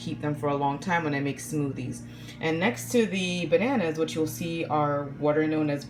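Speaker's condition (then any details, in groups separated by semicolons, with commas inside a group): No condition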